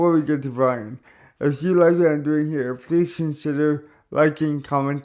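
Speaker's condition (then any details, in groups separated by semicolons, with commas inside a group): Cerebral palsy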